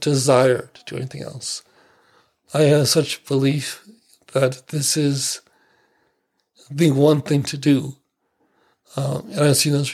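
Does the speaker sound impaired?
Yes: ALS; familial ALS, feeding tube surgery, lost use of one hand, aspiration pneumonia ER visit; 3 years since diagnosis, slow progression on tofersen in trial, reflux treated with domperidone; voice slightly altered, facial and jaw changes, no slurring, stuck secretions impair voice and swallowing, worse in dry Calgary, better when humid.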